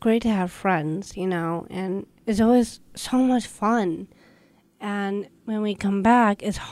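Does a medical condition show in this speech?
Yes: Down syndrome; also hard time breathing.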